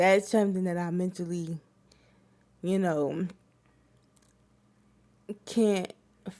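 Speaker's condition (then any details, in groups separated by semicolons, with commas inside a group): Cerebral palsy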